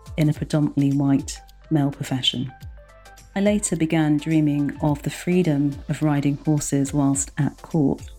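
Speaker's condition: No condition

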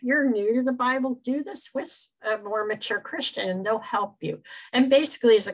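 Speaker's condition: Cleft palate; congenital, extremely severe

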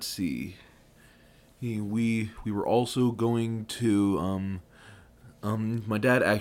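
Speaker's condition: Stuttering and speech impediment; pretty significant stuttering, also speech impediment; stutters present in this recording, left unedited by dad; repeated words, prolonged sounds

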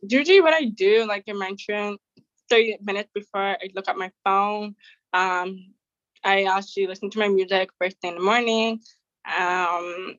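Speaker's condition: Deafness; has a disability

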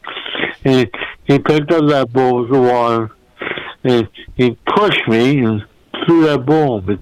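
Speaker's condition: Speech impediment; deaf in left ear from accident

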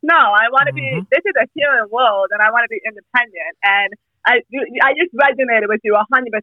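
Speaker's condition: Hearing loss, speech impediment, mild; hearing impairment since birth, relies on lip reading, not deaf, needs clear masks and subtitles; voice sounds different, had intensive speech therapy

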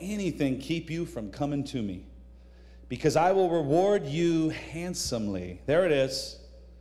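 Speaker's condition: No condition

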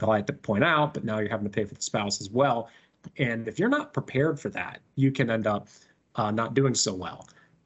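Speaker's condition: No condition

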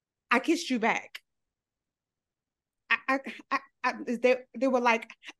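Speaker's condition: Stutter; stutter since age 3, speech therapy since first grade; ongoing stutter; repeated sounds, repeated words

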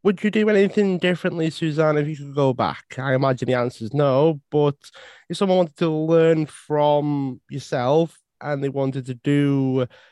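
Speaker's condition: No condition

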